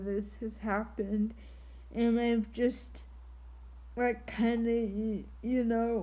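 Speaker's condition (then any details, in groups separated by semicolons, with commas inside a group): Triplegic cerebral palsy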